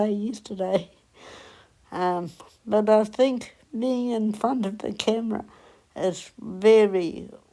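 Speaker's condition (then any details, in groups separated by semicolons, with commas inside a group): Cerebral palsy; onset at 8 days old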